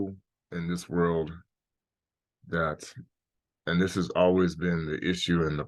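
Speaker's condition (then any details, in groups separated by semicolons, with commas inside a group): No condition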